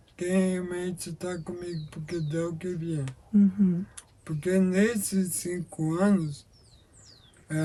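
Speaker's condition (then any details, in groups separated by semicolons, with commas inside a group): Amyotrophic lateral sclerosis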